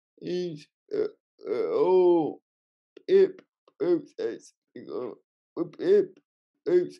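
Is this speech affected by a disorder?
Yes: cerebral palsy.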